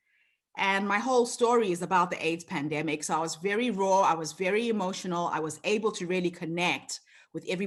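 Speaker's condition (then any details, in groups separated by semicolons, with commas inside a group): No condition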